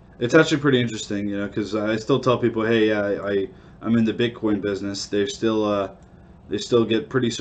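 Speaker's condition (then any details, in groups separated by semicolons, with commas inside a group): No condition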